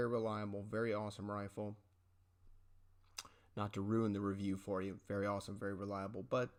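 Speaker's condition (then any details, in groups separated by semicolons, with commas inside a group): No condition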